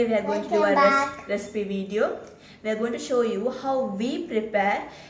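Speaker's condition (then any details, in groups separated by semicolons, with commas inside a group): No condition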